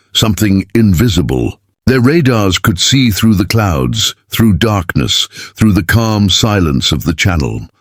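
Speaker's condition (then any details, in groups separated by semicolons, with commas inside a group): No condition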